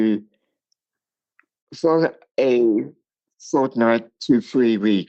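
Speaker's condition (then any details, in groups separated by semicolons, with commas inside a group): Cerebral palsy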